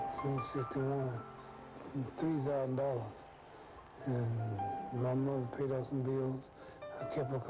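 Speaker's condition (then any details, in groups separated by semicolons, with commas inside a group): Parkinson's syndrome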